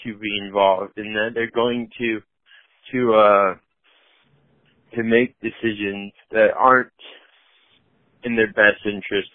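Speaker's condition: Cerebral palsy, mild; had speech therapy

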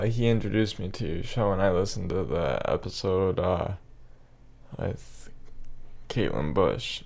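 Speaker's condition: Cerebral palsy, spastic quadriplegia; regular stretching, walking and exercise, occasional pain when muscles tight

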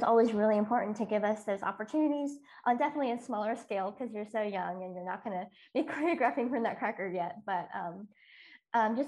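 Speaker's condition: Cleft lip and palate

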